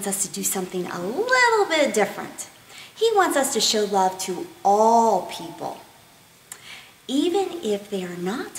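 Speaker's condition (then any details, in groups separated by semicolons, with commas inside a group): No condition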